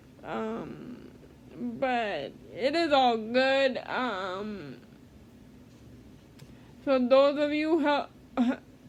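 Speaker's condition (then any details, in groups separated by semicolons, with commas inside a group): Cerebral palsy; speech therapy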